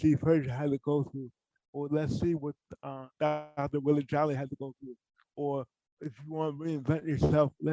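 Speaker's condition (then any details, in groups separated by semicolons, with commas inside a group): Cerebral palsy; from birth, poor hand use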